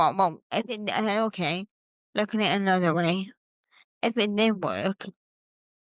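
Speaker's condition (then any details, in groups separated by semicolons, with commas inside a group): Cerebral palsy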